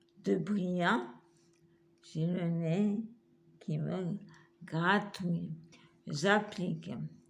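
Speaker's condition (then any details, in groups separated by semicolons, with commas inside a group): Multiple sclerosis; wheelchair, hand difficulties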